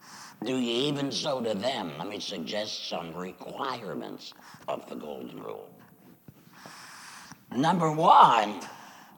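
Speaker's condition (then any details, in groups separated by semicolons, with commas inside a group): Laryngectomy; chemo and radiation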